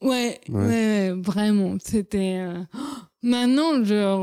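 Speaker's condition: Cerebral palsy; childhood speech

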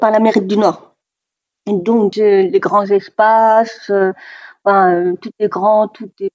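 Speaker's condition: Deafness, severe; oralist, uses some sign language

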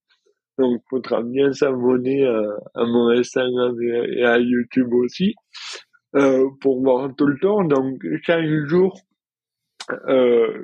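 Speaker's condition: Dystonia; daily physical effort

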